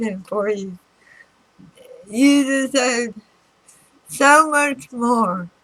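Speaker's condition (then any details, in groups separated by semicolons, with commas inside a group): Throat cancer radiation damage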